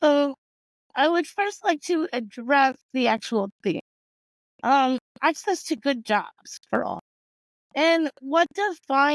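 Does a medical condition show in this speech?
Yes: cerebral palsy.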